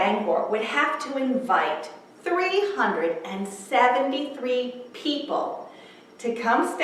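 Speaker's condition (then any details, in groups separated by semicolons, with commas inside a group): No condition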